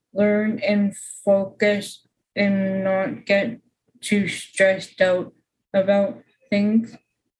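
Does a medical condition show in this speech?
Yes: aphasia; caused by functional neurological disorder, stroke ruled out, diagnosed first hospital day, FND intermittently affects walking; speech regained after practicing in hospital therapy, hospitalized twice, ice pack on forehead, fidget toys; lost speech suddenly on waking for about five months, writing skills also declined, used whiteboard.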